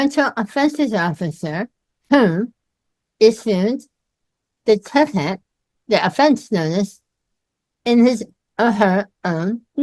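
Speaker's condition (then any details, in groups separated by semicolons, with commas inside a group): Myasthenia gravis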